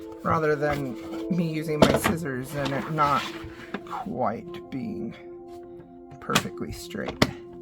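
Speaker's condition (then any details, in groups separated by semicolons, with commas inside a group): No condition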